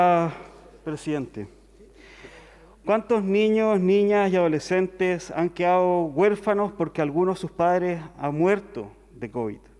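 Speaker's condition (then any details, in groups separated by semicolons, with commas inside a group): No condition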